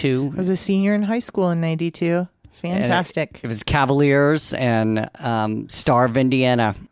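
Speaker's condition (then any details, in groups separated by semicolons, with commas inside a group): No condition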